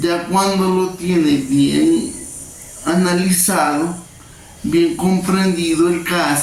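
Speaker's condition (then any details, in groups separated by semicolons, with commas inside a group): Cerebral palsy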